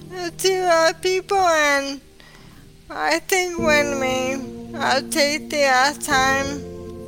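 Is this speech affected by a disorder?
Yes: ALS; diagnosed at about age 33, quickly progressed to walking with cane, recumbent three-wheel trike pedaled with feet; over 8 years since diagnosis.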